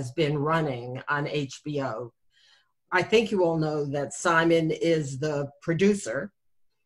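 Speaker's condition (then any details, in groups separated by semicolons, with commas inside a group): No condition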